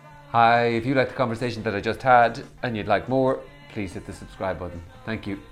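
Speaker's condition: No condition

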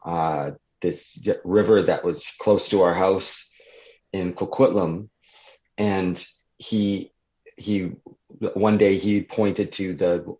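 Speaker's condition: Stuttering; stutter since childhood, ongoing as adult; unpredictable which words will be hard to say, constant ambush, words felt physically throughout body; repeated words, prolonged sounds

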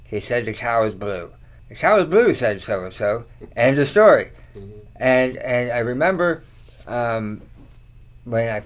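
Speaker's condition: Tongue cancer surgery; slight slur, talks okay

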